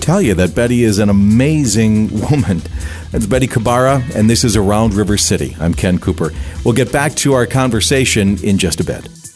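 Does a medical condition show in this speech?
No.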